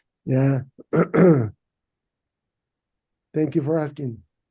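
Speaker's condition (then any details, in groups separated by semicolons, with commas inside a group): No condition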